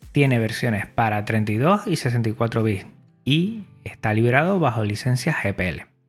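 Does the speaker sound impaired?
No.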